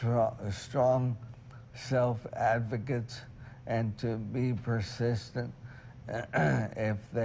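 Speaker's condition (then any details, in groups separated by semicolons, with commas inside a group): ALS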